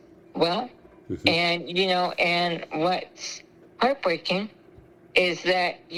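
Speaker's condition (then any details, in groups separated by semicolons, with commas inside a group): Spinal muscular atrophy; from birth, feeding tube, ventilator, suction, cough assist, CPT vest; age 24, ventilator 13+ hours nightly; chewing and swallowing trouble, high choking risk, secretions need suction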